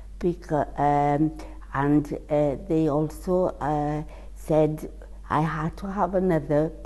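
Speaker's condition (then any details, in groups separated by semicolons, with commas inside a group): Cerebral palsy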